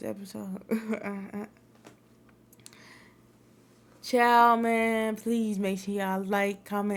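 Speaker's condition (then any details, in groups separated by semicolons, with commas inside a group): Cerebral palsy; wheelchair user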